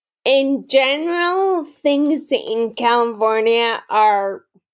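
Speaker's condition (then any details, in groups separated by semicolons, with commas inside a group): Friedreich's ataxia, mild; mild speech issues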